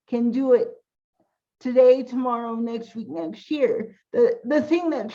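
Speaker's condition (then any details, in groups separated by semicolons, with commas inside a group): Cerebral palsy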